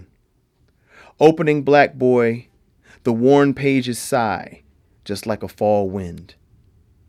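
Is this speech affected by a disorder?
No.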